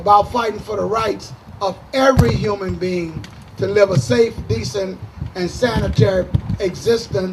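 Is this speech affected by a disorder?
No.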